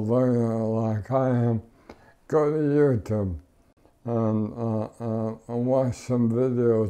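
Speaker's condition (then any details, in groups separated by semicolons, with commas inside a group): ALS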